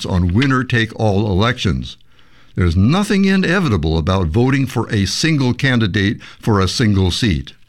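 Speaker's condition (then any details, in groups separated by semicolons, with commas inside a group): No condition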